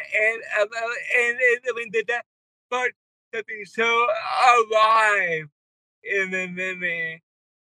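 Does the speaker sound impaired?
Yes: cerebral palsy; wheelchair user.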